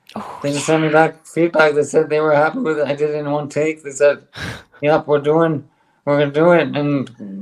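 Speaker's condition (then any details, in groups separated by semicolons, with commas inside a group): ALS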